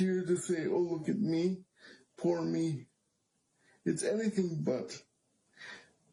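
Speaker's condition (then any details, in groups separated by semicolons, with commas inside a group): Cerebral palsy; power wheelchair user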